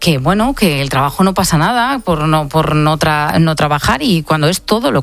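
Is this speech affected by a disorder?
No.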